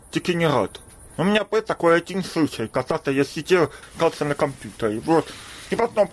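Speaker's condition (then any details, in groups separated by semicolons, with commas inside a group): Deafness; congenital deafness, since birth, about 33 years, no hearing aid in childhood, attended school for deaf; hard of hearing, lip reads; able to speak despite poor hearing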